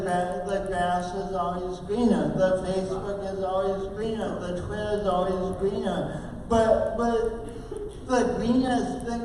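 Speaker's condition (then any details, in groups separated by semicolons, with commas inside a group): Oxygen-related condition, speech impairment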